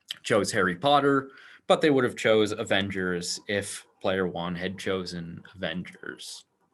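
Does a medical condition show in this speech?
No.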